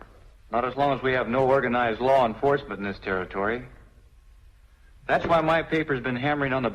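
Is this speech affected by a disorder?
No.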